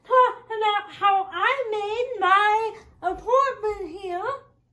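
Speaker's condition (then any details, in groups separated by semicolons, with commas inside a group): Cerebral palsy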